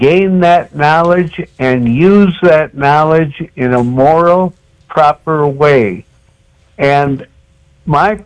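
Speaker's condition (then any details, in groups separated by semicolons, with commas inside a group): Cerebral palsy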